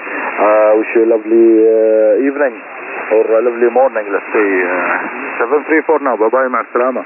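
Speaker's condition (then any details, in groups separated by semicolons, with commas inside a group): No condition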